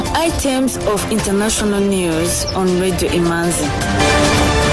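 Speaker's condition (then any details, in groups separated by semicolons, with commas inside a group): No condition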